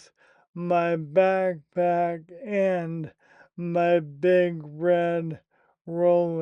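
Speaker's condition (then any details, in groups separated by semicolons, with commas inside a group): Primary lateral sclerosis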